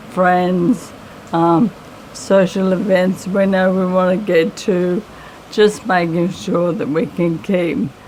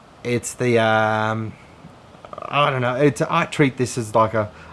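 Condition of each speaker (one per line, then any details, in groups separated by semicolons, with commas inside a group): MND; limb onset, legs and arms; slow progressing, cannot stand or sit independently, voice banking; voice slightly raspy
No condition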